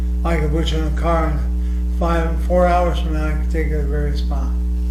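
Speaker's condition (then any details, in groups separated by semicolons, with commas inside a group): ALS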